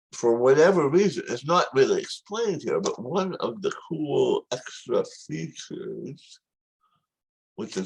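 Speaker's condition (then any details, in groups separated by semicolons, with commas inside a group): Tongue cancer surgery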